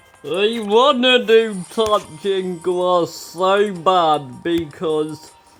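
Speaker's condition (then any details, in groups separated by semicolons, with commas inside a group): Ataxia; speech recently worse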